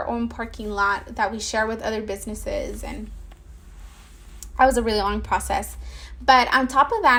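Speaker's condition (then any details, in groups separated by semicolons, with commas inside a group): No condition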